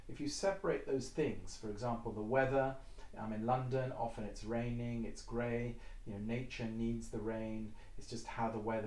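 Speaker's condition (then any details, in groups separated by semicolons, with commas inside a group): No condition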